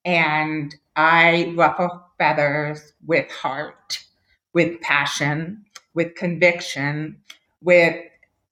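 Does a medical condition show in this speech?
Yes: deafness; born with moderate to severe hearing loss, then esteem implant.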